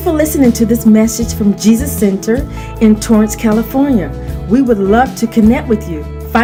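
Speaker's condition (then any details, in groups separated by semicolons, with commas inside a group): No condition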